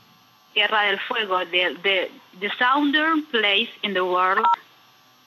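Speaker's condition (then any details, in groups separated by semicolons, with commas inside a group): No condition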